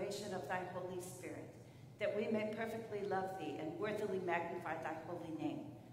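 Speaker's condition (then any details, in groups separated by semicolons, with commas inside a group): No condition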